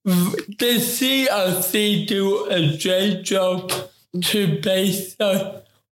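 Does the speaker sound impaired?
Yes: ataxic cerebral palsy; affects coordination, movement, posture and balance; affects talking, taken very slow, talks word for word.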